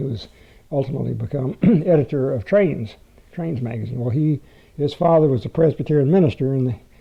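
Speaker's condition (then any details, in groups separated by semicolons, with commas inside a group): No condition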